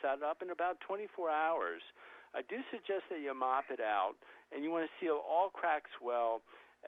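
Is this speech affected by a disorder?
No.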